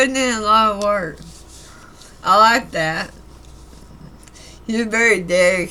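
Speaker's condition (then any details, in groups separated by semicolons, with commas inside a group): Throat cancer radiation damage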